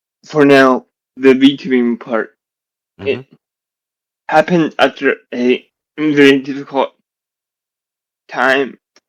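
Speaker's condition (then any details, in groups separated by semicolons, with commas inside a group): Generalized dystonia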